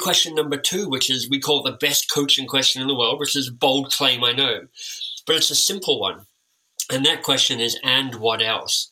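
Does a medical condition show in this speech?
Yes: cleft lip and palate; orthodontic treatment.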